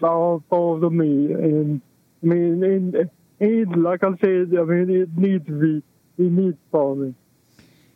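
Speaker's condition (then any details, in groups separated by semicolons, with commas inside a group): Cerebral palsy; affecting movement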